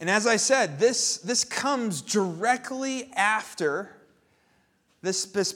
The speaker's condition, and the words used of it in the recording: None; typical speech.